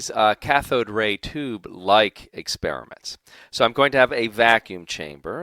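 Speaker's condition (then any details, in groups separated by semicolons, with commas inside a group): No condition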